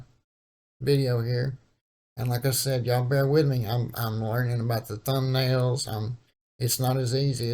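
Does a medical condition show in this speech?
Yes: cerebral palsy.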